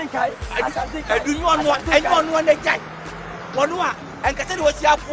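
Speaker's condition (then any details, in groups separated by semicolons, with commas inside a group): No condition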